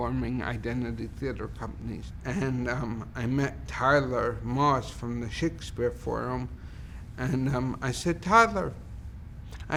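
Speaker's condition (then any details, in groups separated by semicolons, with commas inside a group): Cerebral palsy; speech primarily affected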